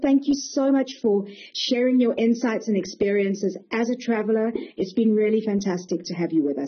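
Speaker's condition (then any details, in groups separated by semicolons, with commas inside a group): No condition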